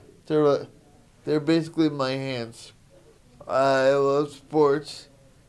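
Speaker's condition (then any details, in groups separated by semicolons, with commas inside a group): Spastic quadriplegic cerebral palsy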